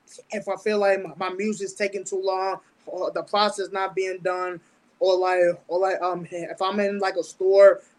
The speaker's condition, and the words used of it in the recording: Stuttering. I have like a low little speech impediment that I had since I was like, oh, I'm 10 years old.